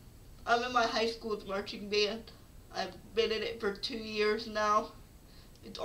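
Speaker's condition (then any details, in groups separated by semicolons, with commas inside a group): Cerebral palsy; affects speech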